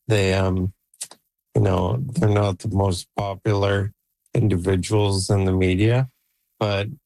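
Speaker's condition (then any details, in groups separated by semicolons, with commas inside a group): ALS; Neuralink N1 brain implant, Toronto Western Hospital trial, voice banked through 11 labs, age 48; implant received about 3 months ago, controls computer by thought, communicating by computer; voice declining, expects soon to lose ability to talk, plans Neuralink-driven 11 labs AI voice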